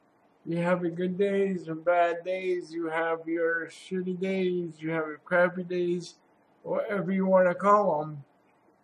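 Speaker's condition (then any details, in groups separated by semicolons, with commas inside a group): Cerebral palsy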